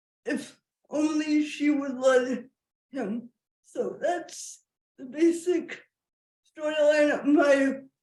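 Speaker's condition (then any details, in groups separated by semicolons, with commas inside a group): Cerebral palsy; wheelchair user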